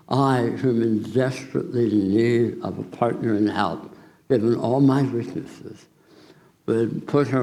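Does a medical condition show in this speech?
Yes: tongue cancer surgery.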